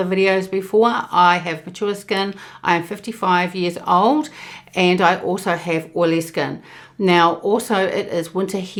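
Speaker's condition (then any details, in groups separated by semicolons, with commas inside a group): No condition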